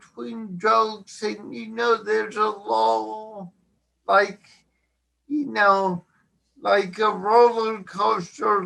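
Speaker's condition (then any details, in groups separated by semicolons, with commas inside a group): Cerebral palsy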